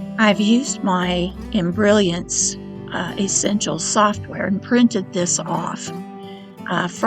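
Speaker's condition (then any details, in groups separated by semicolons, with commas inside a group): No condition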